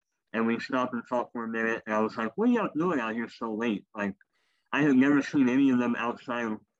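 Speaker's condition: Cleft lip and palate; rare genetic birth disorder

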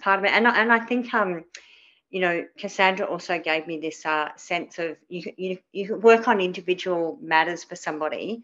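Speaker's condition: Cleft palate; many surgeries

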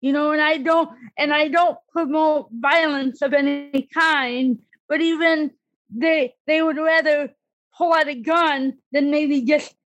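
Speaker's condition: Cerebral palsy; disability since childhood

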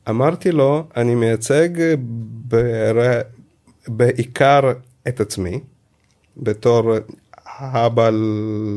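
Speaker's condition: Stuttering; word and part-word repetitions, frequent filler hesitations, takes extra time in podcast format; repeated sounds

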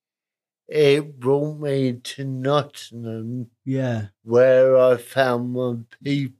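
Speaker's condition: Cerebral palsy, spastic, moderate; shaking, muscles tense and relax, whole-body spasms in bed, walks a bit funny

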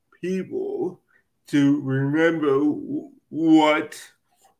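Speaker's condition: Cerebral palsy; from birth

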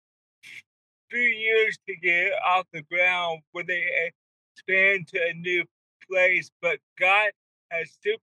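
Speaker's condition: Cerebral palsy; wheelchair user

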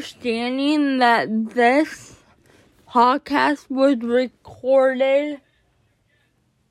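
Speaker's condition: Cerebral palsy; more jerking in class

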